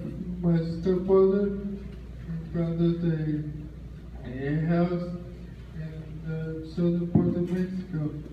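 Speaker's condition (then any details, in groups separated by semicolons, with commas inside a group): Speech difficulty after accident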